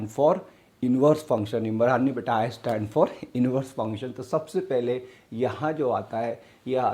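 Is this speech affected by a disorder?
No.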